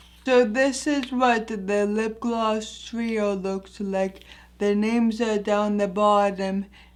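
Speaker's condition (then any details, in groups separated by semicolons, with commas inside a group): Anoxic brain injury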